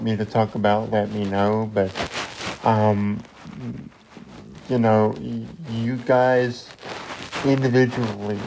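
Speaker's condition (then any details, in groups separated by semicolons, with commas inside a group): Cerebral palsy; wheelchair user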